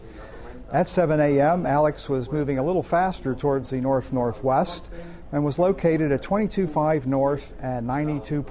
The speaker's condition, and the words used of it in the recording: None; typical speech.